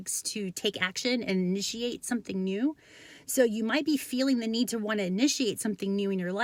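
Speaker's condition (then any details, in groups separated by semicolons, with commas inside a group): No condition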